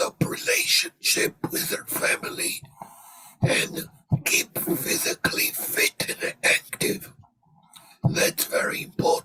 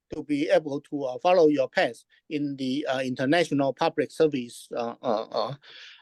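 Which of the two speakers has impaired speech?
The first: laryngectomy; laryngectomy after recurrent laryngeal cancer, tracheoesophageal voice prosthesis; about 18 years since cancer diagnosis; speaks by pressing voice prosthesis, affected speaking, breathing, eating.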